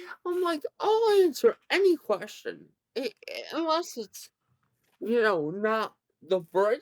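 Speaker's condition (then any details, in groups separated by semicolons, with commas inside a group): Cerebral palsy; present from birth, severe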